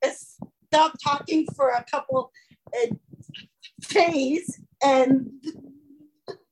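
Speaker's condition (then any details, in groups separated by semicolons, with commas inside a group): Stuttering; prolonged sounds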